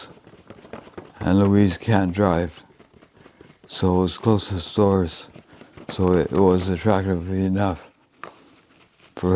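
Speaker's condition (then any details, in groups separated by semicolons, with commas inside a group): Advanced Parkinson's disease, severe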